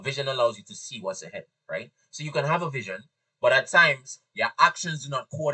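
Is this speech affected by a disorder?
No.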